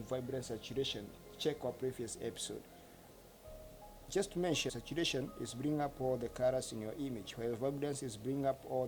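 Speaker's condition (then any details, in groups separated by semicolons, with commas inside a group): No condition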